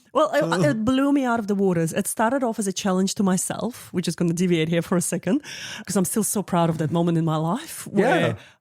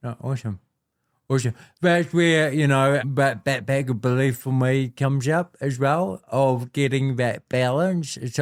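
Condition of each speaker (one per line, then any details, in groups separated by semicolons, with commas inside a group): No condition
Cerebral palsy; since birth; voice sounds different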